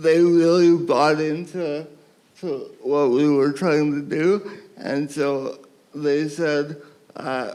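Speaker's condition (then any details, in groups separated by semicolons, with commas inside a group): Cerebral palsy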